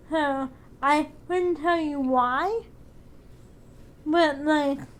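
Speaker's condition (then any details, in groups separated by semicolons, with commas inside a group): Cerebral palsy, spastic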